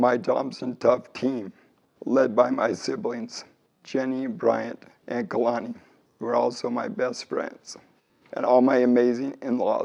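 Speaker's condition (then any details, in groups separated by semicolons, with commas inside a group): ALS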